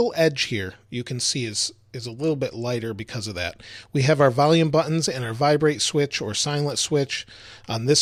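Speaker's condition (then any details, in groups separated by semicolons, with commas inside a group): No condition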